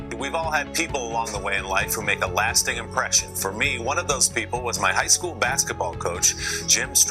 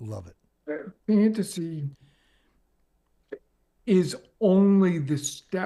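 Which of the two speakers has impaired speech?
The second: ALS; progressive, onset leg, spread to core, arms, hands, neck; 4.5 years since diagnosis, paralyzed below mid-throat, ventilator, powered wheelchair, near end stage; difficulty speaking and breathing, ventilator inflates lungs for voice, eye-tracking.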